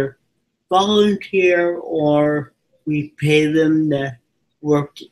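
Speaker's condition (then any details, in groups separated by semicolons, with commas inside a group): Cerebral palsy; from birth, physical disability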